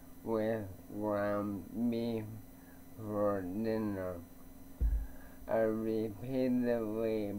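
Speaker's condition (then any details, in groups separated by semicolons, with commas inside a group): ALS; slurred, barely speaks, chokes on water, tongue too weak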